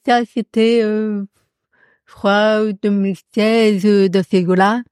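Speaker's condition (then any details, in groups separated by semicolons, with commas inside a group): Profound congenital deafness; accent from deafness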